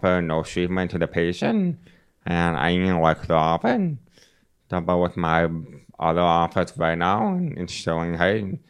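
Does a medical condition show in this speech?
Yes: profound deafness; congenital profound bilateral deafness, childhood right ear trauma causing headaches, formerly two hearing aids, now one; hears noises like clapping, cannot understand conversation, lip reads, unfamiliar words typed, uses American Sign Language; speech therapy about an hour a day until high school graduation, learned pronunciation, speaks very well.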